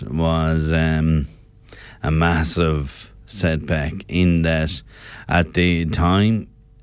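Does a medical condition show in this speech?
Yes: motor neurone disease; very slowly progressing semi-benign variant, normal life expectancy, diagnosed by professor Orla Hardiman at Beaumont; symptoms over five years, diagnosed last year, semi-stable, unsteady on feet, less progressed than others; slurred voice, sounds drunk, voice change followed balance problems, deliberate pauses while speaking.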